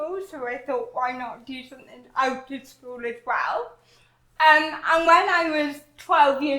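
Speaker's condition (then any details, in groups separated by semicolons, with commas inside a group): Cerebral palsy; talks differently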